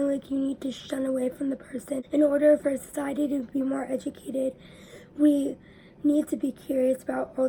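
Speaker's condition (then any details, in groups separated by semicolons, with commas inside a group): Cerebral palsy; spastic diplegia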